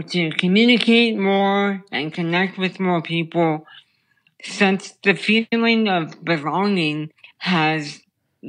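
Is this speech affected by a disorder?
Yes: brain stem tumor; childhood onset.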